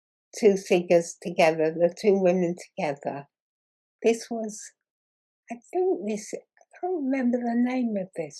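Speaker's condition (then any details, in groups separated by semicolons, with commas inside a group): Muscular dystrophy; progressive muscle wasting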